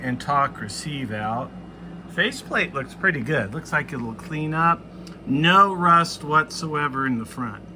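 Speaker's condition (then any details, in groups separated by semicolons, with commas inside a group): No condition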